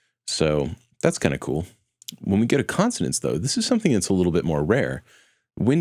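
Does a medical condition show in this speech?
No.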